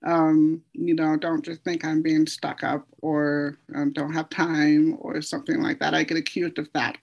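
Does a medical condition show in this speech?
Yes: deafness, hard of hearing/deaf; voice difference often taken for foreign accent or sinus infection, once passed off as retainer.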